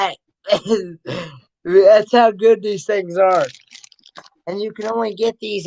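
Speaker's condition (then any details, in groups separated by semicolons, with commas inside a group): Cerebral palsy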